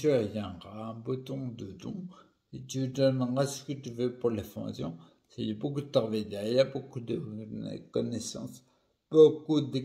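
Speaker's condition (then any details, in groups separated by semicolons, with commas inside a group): Primary progressive multiple sclerosis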